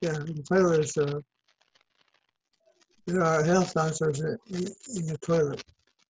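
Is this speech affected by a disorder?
Yes: Parkinson's disease; Parkinson's known 14 years, believed environmental, naturopath blood tests high in lead and pesticides; not shaking during recording, own system stops shaking most of the time.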